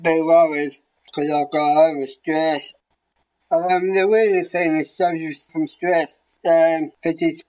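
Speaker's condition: Down syndrome; congenital, present since birth

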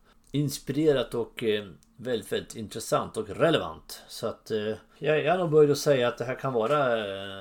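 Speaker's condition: No condition

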